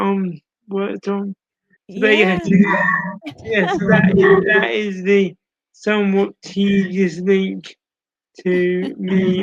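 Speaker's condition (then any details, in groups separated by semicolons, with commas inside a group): Cerebral palsy; speech impairment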